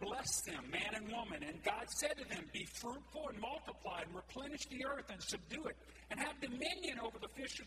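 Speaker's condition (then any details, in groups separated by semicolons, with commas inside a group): No condition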